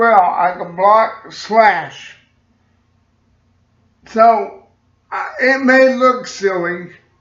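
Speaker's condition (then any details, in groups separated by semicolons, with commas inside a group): Cerebral palsy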